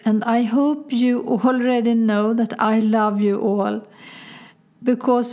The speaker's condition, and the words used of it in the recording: No condition.